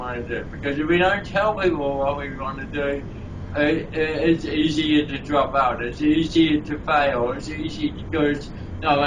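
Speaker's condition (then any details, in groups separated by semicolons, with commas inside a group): Cerebral palsy; voice slightly shaky, talking a major challenge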